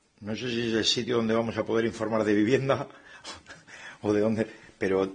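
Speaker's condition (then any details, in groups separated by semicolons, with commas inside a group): No condition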